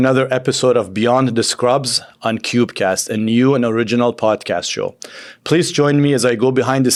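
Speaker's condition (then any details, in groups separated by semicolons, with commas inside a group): No condition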